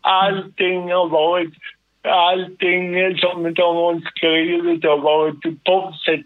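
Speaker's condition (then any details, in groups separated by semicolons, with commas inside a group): Cerebral palsy; sudden involuntary jerks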